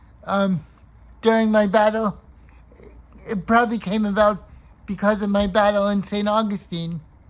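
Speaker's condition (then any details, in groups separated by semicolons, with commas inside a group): Cerebral palsy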